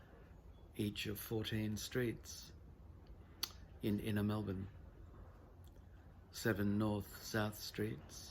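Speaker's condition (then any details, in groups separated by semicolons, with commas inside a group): No condition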